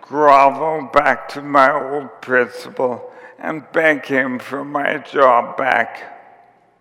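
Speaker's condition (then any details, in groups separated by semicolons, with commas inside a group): ALS; onset with tiredness and clumsiness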